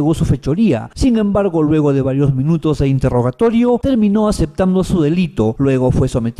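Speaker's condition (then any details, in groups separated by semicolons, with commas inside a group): No condition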